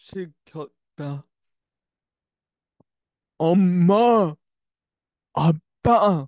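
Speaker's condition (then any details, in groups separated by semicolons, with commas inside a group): Brain lesion disability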